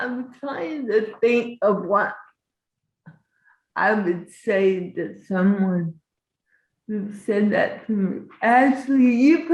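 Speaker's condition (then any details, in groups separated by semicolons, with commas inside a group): Cerebral palsy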